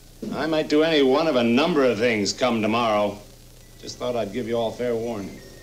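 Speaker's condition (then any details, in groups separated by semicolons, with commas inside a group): No condition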